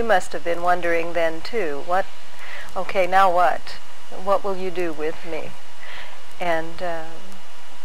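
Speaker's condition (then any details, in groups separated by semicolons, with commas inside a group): No condition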